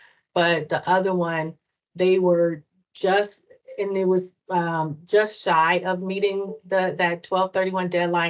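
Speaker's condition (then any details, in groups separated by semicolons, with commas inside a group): No condition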